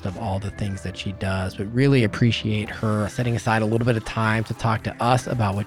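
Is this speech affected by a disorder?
No.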